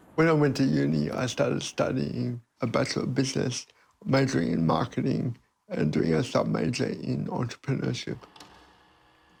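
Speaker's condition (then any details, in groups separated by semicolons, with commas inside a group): Cerebral palsy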